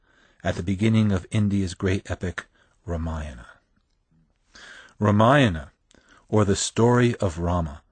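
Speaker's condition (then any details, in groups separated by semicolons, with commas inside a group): No condition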